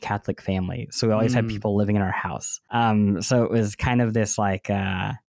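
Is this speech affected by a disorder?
Yes: cleft lip and palate; bandaged.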